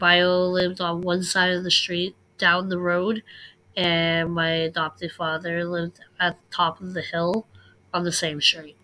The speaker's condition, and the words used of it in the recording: Cleft palate. And that's because I have air restriction, because the nostril that the cleft lip targeted, where it didn't form, I'm sorry, there's no air